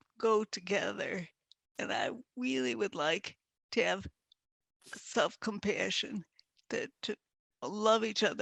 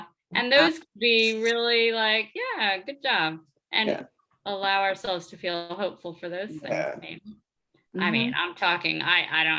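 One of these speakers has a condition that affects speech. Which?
The first: multiple sclerosis; progressive form, quadriplegic, wheelchair user.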